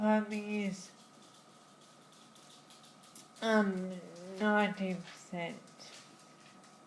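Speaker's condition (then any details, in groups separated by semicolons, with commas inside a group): Friedreich's ataxia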